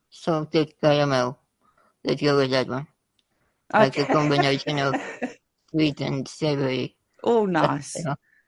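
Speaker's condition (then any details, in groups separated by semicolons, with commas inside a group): Spinal muscular atrophy type 2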